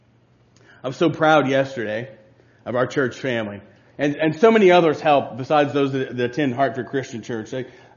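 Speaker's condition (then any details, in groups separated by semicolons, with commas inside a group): No condition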